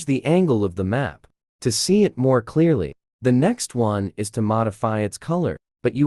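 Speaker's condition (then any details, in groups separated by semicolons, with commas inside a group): No condition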